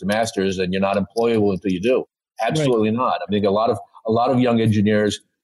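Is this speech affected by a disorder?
No.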